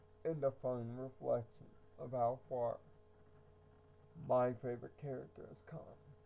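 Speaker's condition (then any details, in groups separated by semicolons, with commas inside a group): Cerebral palsy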